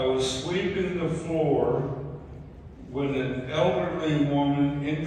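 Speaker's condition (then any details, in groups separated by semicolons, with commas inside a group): ALS; mainly right side and both legs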